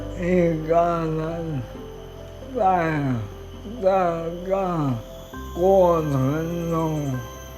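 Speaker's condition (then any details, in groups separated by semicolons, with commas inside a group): Motor neuron disease; affects speech and movement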